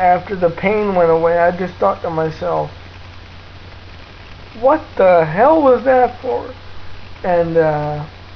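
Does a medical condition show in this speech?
Yes: cerebral palsy.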